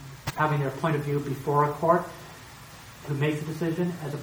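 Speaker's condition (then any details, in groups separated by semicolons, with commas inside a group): No condition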